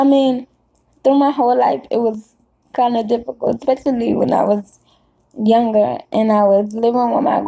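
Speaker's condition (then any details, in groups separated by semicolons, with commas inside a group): Cerebral palsy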